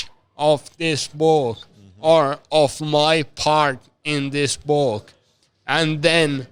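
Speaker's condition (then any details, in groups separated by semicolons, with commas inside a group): Severe traumatic brain injury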